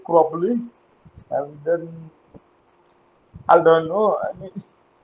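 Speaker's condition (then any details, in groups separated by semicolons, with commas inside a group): Cerebral palsy; uses wheelchair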